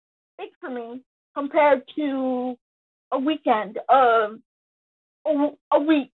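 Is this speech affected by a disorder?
Yes: cerebral palsy; born 26 weeks premature, amputee, full-time wheelchair user, intellectual disability, full-time and part-time aides.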